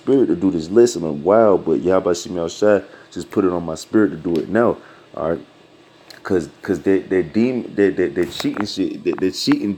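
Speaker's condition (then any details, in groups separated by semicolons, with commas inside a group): No condition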